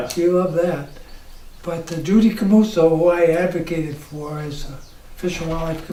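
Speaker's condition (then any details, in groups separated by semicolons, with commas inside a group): ALS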